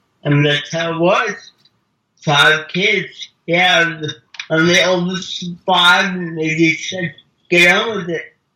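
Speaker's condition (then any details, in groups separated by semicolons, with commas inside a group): Cerebral palsy; mild speech impediment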